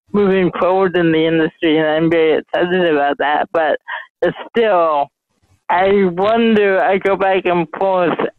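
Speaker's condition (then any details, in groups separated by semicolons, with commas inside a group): Mild cerebral palsy; mild, since birth; speech affected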